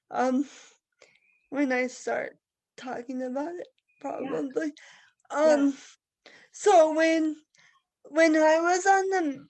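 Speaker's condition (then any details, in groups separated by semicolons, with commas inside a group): Cerebral palsy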